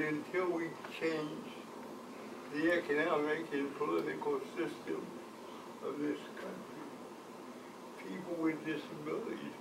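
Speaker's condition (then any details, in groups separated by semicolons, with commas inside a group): Cerebral palsy; from birth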